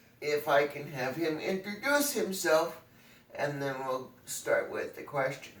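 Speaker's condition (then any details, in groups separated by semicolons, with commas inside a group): Cerebral palsy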